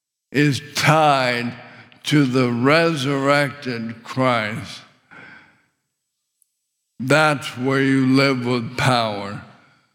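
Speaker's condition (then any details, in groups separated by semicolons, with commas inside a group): ALS; later breathing muscle failure expected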